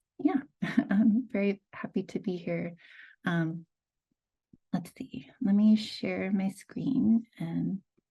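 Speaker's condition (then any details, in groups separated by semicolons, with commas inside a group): No condition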